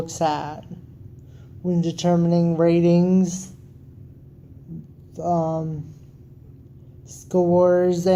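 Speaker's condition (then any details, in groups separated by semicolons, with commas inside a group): Cerebral palsy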